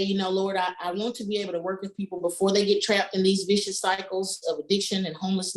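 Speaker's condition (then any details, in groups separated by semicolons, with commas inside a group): No condition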